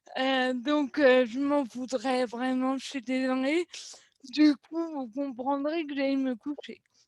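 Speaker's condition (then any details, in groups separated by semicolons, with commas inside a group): Cerebral palsy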